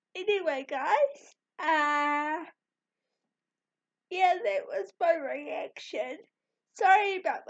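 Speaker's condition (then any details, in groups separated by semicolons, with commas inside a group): Cerebral palsy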